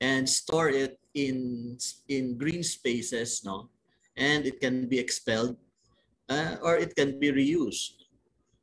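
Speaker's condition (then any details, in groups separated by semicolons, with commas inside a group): No condition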